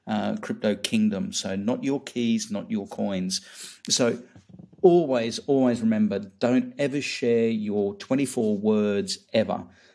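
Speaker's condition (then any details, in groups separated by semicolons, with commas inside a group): No condition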